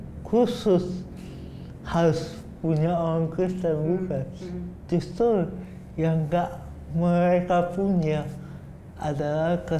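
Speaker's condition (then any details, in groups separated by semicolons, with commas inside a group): Cerebral palsy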